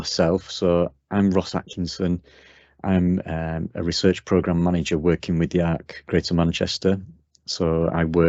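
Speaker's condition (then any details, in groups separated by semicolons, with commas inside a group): No condition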